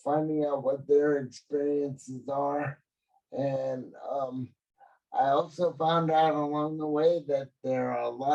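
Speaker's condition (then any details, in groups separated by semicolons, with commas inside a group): Cerebral palsy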